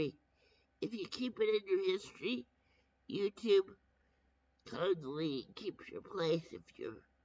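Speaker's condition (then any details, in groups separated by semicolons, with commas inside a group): Brain injury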